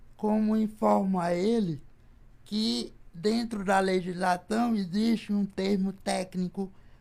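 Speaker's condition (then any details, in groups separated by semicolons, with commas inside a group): Cerebral palsy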